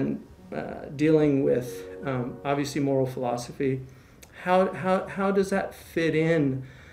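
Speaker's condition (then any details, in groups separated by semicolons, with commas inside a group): No condition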